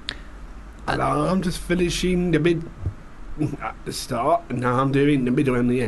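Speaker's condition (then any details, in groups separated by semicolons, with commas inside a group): Down syndrome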